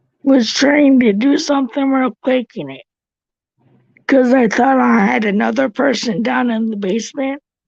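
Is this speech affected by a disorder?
Yes: cerebral palsy; tracheotomy.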